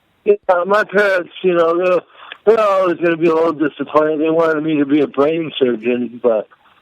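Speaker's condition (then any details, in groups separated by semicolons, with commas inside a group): Cerebral palsy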